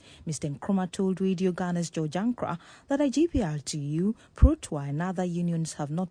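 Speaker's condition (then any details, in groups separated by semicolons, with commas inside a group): No condition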